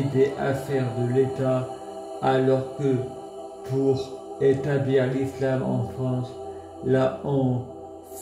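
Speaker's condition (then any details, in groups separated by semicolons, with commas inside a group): Multiple sclerosis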